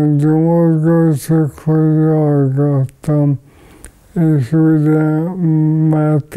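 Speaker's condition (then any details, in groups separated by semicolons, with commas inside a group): ALS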